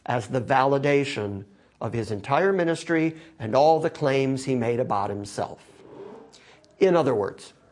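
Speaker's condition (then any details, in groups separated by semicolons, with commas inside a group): No condition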